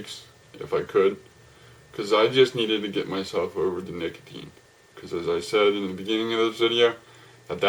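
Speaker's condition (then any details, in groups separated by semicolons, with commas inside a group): Cerebral palsy; affects gait and walking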